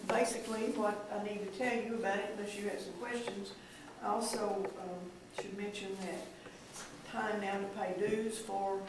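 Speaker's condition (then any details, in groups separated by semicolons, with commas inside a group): No condition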